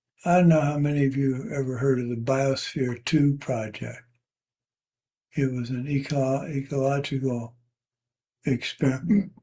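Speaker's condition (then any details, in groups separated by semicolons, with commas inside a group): Parkinson's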